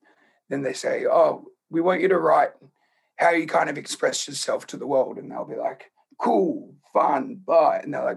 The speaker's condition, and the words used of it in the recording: Throat cancer. Find it hard to project my voice and stuff these days.